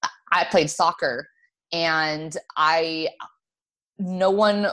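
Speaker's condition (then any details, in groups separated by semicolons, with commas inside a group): Stuttering; stuttering since childhood, runs in family, father and uncle mild stutter; adult, school speech therapy unhelpful, later fluency-specialist therapy focused on comfort with stuttering; vowels always difficult, stuttered on word Arizona in television introduction, no control over stuttering; prolonged sounds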